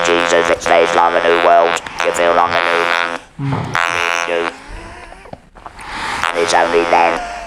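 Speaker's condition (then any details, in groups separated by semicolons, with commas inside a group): Laryngeal cancer with laryngectomy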